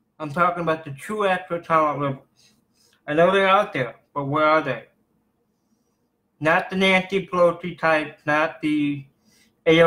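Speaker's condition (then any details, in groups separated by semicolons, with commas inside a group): Cerebral palsy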